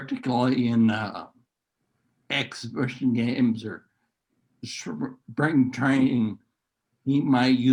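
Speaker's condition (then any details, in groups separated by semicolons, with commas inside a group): Neurological disease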